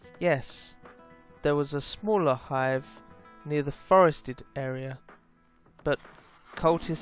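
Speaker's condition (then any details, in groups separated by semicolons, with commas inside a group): No condition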